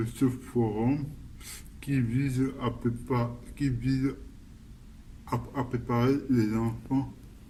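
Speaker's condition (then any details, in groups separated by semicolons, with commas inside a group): Cerebral palsy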